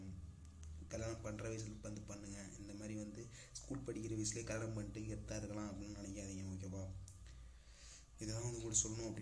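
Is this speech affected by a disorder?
No.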